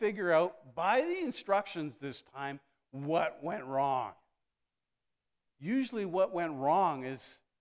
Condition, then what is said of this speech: None; typical speech.